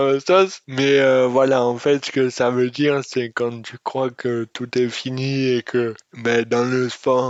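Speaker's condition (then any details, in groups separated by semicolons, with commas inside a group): Dystonia; speech disorder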